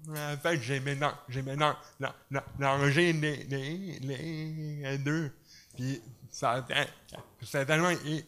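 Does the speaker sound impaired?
Yes: cerebral palsy; cerebral palsy mainly affecting nervous system, uses crutches, past operation with lost lower-body feeling afterward.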